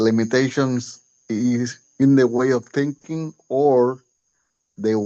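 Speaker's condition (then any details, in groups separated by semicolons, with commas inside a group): Cerebral palsy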